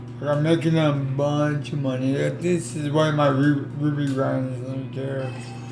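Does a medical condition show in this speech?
Yes: cerebral palsy; affects legs.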